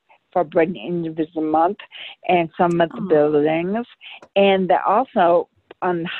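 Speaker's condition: Brain aneurysm rupture; sudden ruptured brain aneurysm, coma afterward, relearned walking and talking, balance issues, physical therapy; not even four years since rupture, still learning to walk, swerves from balance issues; sounds different than before, speech leads people to think deaf

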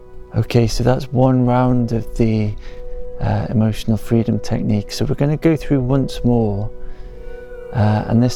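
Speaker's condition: No condition

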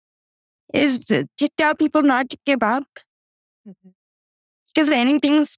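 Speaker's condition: Cerebral palsy; walks up to 10,000 steps daily with walker

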